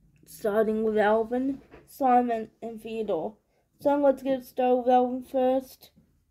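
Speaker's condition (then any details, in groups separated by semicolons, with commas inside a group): Cerebral palsy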